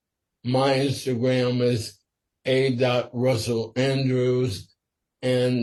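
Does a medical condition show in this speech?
Yes: sporadic ALS.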